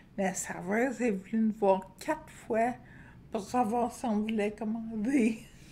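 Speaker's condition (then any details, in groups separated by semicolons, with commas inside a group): Friedreich's ataxia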